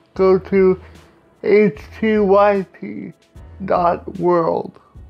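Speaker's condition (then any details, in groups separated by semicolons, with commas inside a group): Cerebral palsy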